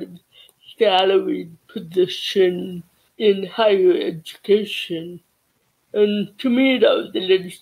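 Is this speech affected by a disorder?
Yes: cerebral palsy; childhood speech therapy.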